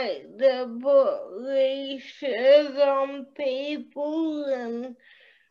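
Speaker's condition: Cerebral palsy

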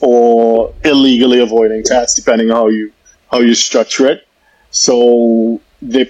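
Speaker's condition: No condition

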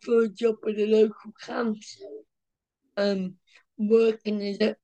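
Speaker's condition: Cerebral palsy, mild

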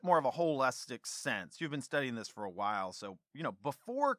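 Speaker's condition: No condition

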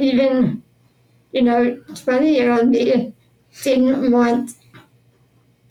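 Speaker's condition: Spinal muscular atrophy; genetic progressive neuromuscular disease, born with it, all muscles weaker, never walked, power wheelchair since about age 2

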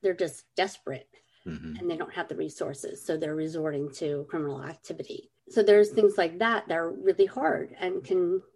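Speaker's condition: Cleft lip and palate; congenital

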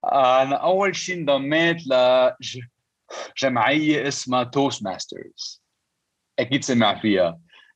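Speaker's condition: Stuttering; lifelong stutter; debilitating stutter, avoided speaking almost entirely for over 25 years; prolonged sounds, blocks

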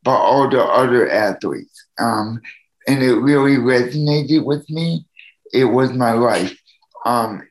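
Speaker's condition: Cerebral palsy; needs help from others

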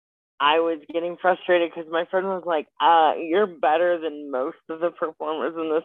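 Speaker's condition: Spastic quadriplegic cerebral palsy; age 27

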